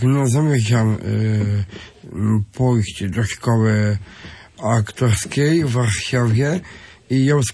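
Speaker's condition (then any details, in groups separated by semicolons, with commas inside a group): Down syndrome; adult, 27 years old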